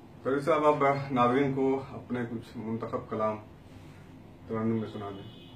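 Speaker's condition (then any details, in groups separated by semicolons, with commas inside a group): No condition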